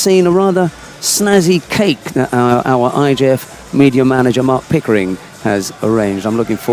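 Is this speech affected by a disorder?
No.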